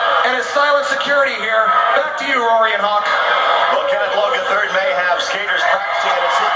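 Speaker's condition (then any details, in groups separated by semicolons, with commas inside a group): No condition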